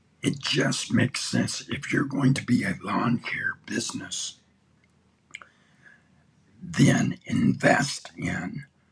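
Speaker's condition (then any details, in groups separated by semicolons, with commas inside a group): Throat cancer; tracheostomy tube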